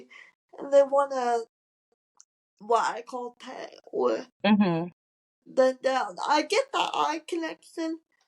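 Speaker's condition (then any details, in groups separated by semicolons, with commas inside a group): Cerebral palsy; from birth, wheelchair user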